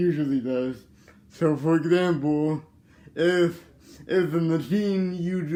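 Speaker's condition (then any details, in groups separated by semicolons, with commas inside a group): Cerebral palsy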